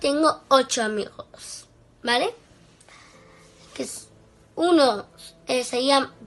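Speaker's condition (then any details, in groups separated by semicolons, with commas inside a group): Down syndrome; present from birth; hesitant, frequent fillers, some word substitutions and repetitions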